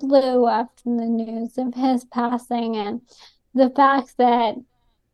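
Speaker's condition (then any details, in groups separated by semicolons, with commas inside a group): ALS; diagnosed by elimination over multiple years by Dr. Neil Snyder, Columbia University, atypical young woman; diagnosed within about past year, on the one approved ALS medication since diagnosis, symptom-directed treatments; speech affected by ALS, noticeable on podcasts and shows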